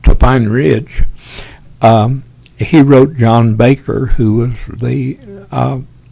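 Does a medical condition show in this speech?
Yes: Parkinson's; tremors as early symptom.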